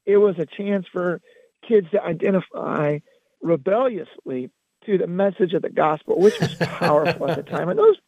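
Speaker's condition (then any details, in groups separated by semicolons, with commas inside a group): Loss of singing voice; singing voice lost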